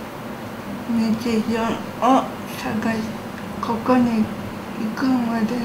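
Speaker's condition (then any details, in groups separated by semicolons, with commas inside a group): Cerebral palsy; in 40s; speech impairment, difficulty producing voice and words, types instead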